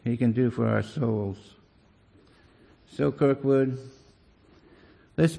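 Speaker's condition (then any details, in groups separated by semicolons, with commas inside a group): Parkinson's disease; father also had it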